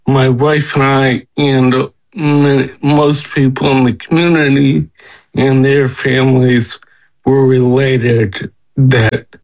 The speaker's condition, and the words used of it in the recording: Ataxia. The difference, it has given me definitely a lot more confidence, speech-wise, but I am asked less often